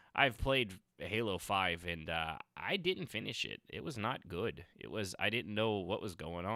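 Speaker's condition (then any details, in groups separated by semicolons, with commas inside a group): No condition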